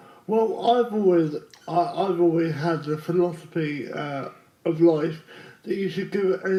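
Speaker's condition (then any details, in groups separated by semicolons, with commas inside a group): Cerebral palsy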